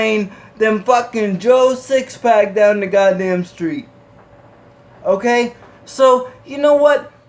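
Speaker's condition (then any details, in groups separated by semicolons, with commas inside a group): Cerebral palsy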